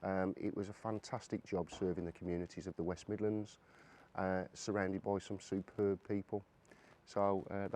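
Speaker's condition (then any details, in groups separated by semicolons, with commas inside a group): No condition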